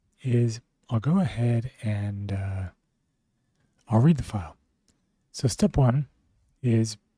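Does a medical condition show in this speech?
No.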